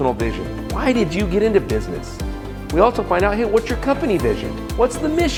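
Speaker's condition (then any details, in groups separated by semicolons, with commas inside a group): No condition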